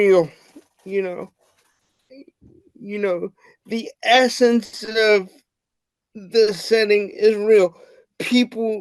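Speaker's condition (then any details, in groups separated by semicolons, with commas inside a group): Cerebral palsy; wheelchair user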